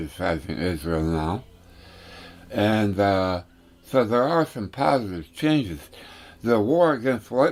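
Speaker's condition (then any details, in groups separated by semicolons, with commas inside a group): Tongue cancer; tongue tumor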